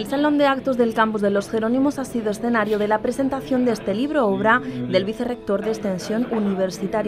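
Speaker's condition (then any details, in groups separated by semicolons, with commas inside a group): No condition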